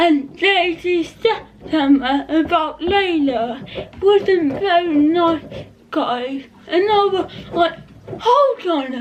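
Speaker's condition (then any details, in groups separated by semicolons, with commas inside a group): Cerebral palsy; not quadriplegic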